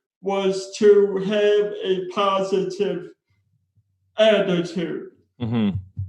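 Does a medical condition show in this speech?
Yes: spastic cerebral palsy; diagnosed at age 3, now public speaker; speech impairment.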